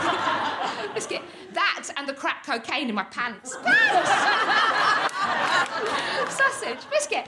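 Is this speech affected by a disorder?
Yes: Tourette's syndrome; neurological, uncontrollable motor and vocal tics, wheelchair user, cannot stand; long-standing; frequent shouted vocal tics, involuntary swearing, random phrases, cannot stay on script.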